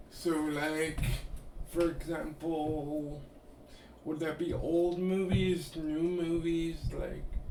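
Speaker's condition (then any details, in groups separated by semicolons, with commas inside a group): Cerebral palsy; limbs affected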